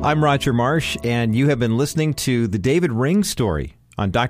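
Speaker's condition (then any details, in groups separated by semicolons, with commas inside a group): No condition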